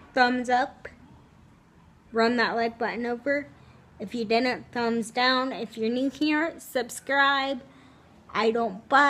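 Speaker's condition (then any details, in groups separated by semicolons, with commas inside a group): Spastic quadriplegic cerebral palsy; wheelchair user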